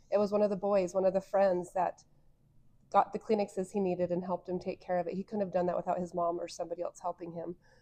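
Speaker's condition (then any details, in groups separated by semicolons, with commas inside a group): No condition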